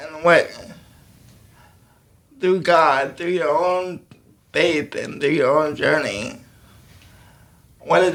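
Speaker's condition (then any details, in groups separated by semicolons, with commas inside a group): Cerebral palsy; cannot type, dictates writing; atypical speech, concentrates on voice and pronunciation publicly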